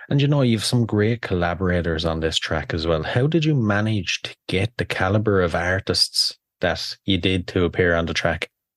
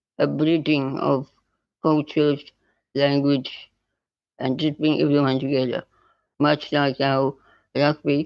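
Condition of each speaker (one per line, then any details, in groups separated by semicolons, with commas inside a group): No condition
Spinal muscular atrophy type 2; type 2, progressive muscle wasting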